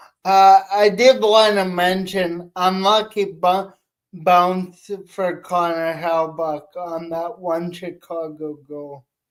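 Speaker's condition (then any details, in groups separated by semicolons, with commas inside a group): Cerebral palsy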